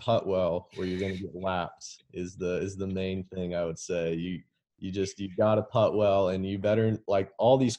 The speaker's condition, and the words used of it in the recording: No condition.